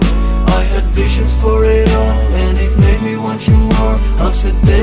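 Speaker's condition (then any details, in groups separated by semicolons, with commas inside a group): No condition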